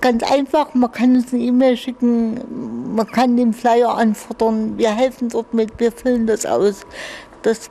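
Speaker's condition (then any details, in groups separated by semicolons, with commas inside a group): Infantile cerebral palsy; spastic cerebral palsy, infantile brain damage since birth, cramping, limitations in all areas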